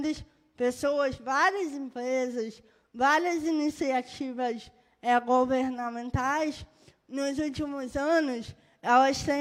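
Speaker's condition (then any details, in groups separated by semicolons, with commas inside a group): Cerebral palsy; birth brain injury; moderate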